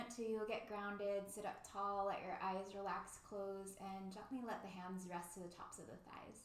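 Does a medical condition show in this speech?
No.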